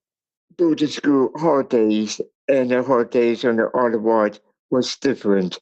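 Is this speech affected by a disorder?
Yes: cerebral palsy.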